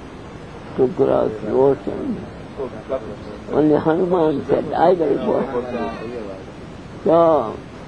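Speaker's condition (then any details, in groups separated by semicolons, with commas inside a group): Deafness; cannot hear audience questions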